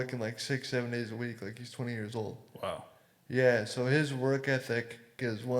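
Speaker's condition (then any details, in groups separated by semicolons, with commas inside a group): Cerebral palsy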